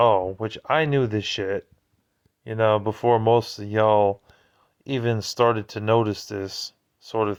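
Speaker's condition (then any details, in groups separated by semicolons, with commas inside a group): No condition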